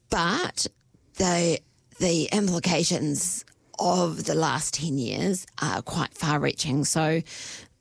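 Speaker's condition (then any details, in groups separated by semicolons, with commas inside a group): Spasmodic dysphonia; at onset voice doing weird stuff, could not get voice right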